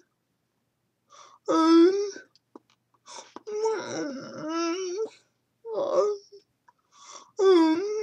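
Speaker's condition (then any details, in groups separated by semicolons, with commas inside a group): Cerebral palsy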